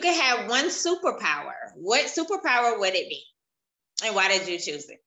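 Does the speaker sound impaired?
No.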